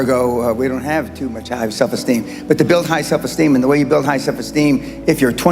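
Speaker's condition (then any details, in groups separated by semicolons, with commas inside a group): No condition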